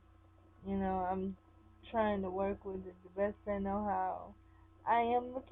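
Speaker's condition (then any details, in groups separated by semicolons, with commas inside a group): Cerebral palsy; from birth, affects hand; sometimes affected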